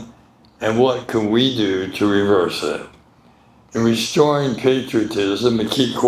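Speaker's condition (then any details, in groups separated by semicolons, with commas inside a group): Medical condition affecting speech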